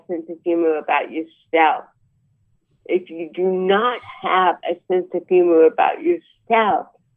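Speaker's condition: Cerebral palsy; past spinal cord surgery

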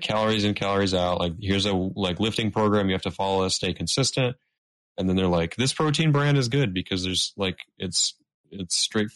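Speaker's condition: No condition

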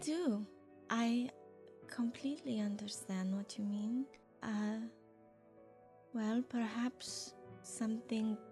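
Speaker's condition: No condition

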